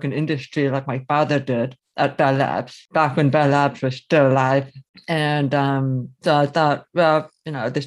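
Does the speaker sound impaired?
Yes: severe to profound hearing loss, early-onset; cochlear implant user; severe to profound loss from early age, childhood body-worn aids both ears, left ear deterioration, vertigo; left cochlear implant one year, hearing aid other ear, speech rehab, voices robotic first, now natural; early intervention at summer speech school in New Jersey, learned to speak and listen, speech-in-noise difficulty.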